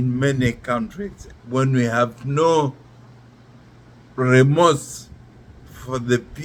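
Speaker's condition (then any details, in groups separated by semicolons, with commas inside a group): Neurological disease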